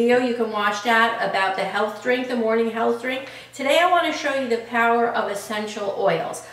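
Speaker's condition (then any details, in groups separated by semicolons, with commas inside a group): No condition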